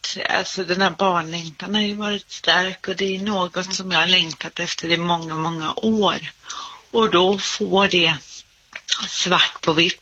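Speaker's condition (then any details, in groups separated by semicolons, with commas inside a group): Cerebral palsy; speech slightly affected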